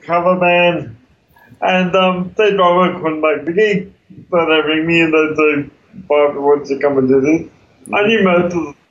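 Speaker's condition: Cerebral palsy; affects movement in arms and legs

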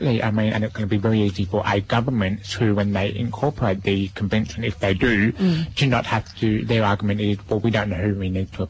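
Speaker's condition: Deafness; only feels vibration

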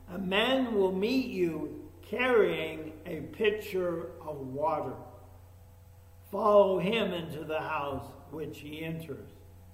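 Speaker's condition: ALS; ALS diagnosed this past spring, no cure, affects speaking, swallowing, walking; talking sounds funny and goofy, frequent aspiration when eating

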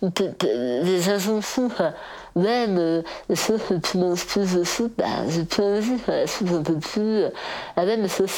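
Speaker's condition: Total glossectomy; eats everything perfectly again

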